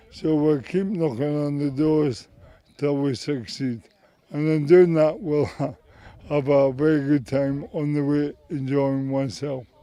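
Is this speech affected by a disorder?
Yes: MND.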